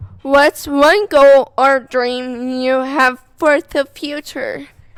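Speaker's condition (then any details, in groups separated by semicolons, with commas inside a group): Cerebral palsy; affects muscles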